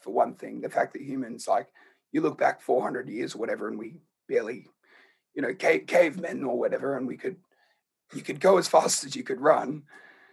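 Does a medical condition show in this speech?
Yes: laryngeal cancer; HPV-related, in voice box, onset age 27-28, earlier neck fusion surgery with tubes past larynx; croaky voice, speaks at low tone, hard to project voice.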